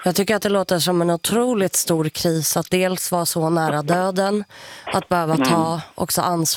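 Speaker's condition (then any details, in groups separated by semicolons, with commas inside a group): No condition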